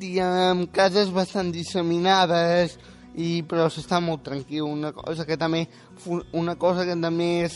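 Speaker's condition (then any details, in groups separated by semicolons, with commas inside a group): Spastic quadriplegic cerebral palsy; age 18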